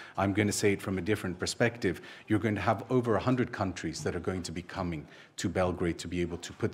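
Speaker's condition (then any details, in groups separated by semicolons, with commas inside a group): No condition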